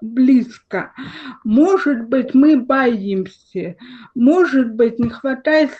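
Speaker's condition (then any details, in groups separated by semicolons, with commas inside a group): Cerebral palsy, spastic diplegia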